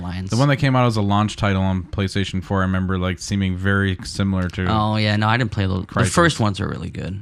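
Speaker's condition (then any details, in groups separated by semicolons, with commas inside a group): No condition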